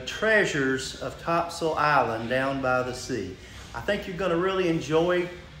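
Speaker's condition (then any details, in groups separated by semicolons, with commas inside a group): No condition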